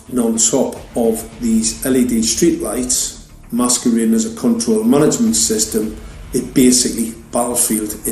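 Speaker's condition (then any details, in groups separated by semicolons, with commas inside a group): No condition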